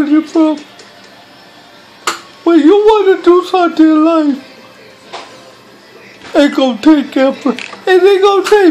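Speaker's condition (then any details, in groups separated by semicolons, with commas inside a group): Cerebral palsy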